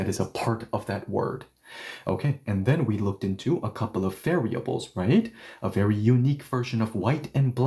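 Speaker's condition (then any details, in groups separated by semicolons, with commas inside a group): No condition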